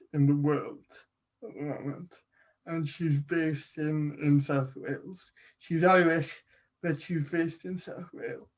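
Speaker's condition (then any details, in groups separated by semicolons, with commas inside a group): Cerebral palsy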